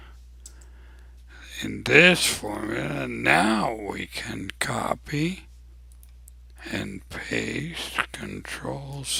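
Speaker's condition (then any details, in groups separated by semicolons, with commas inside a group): ALS; abnormally slow voice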